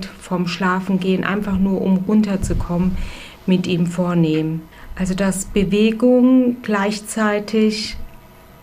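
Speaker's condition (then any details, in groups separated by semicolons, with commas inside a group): No condition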